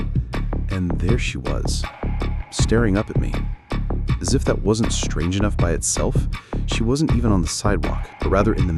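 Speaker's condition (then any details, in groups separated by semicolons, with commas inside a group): No condition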